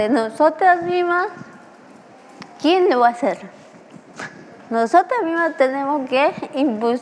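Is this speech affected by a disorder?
Yes: cerebral palsy; began speaking at age six.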